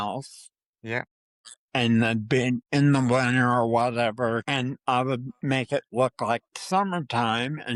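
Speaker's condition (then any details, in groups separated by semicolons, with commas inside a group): Parkinson's disease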